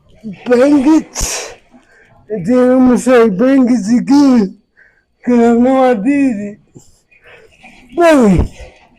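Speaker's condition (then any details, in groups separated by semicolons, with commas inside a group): Traumatic brain injury; motor vehicle accident; voice affected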